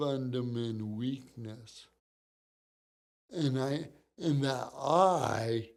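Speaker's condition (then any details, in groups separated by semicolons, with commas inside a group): Cerebral palsy; from birth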